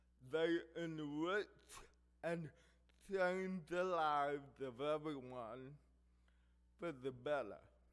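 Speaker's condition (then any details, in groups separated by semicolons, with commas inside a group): Cerebral palsy; affects hearing and speech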